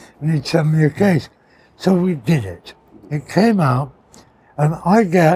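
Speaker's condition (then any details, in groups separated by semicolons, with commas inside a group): Partial glossectomy for tongue cancer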